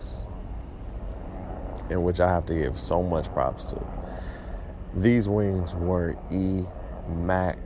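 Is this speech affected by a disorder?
No.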